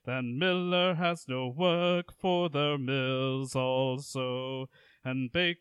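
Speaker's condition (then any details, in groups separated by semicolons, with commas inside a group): No condition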